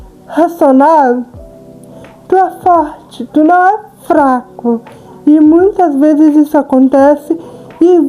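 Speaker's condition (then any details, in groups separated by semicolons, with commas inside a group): Cerebral palsy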